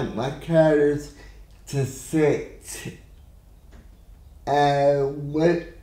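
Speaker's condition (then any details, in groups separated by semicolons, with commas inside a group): Cerebral palsy; from birth, legs affected, upper body works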